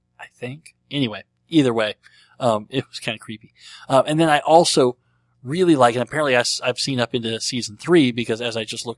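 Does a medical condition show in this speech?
Yes: cleft lip and palate; treated as a baby.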